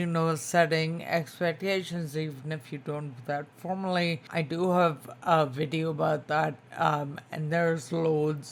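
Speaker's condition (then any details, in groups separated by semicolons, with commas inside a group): Spinocerebellar ataxia type 2, SCA2; tongue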